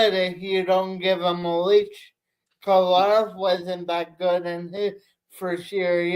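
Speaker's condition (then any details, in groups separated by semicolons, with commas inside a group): Cerebral palsy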